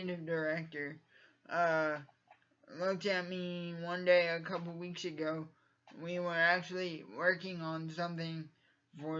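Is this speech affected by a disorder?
Yes: cerebral palsy; from birth, uses wheelchair.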